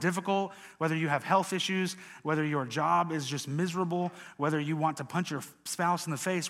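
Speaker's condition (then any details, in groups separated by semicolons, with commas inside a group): No condition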